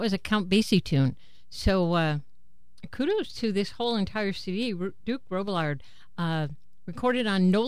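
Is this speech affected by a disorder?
No.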